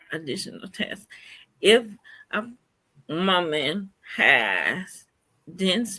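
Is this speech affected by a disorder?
Yes: cerebral palsy.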